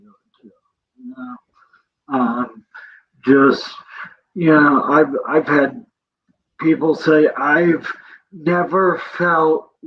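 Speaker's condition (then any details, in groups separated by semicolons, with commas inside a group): Cerebral palsy; present from birth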